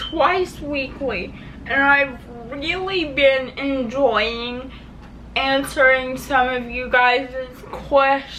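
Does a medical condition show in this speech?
Yes: cerebral palsy; much spasticity and tightness.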